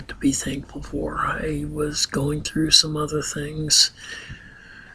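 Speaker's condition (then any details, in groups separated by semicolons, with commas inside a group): Ataxia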